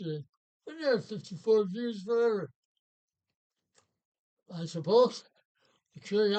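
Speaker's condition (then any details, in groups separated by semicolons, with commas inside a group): Parkinson's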